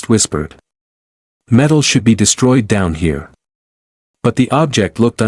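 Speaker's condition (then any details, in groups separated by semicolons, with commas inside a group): No condition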